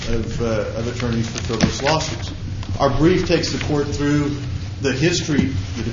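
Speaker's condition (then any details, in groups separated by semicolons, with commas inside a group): No condition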